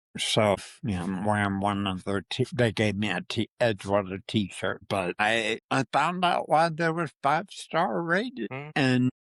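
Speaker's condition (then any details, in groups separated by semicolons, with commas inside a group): Parkinson's disease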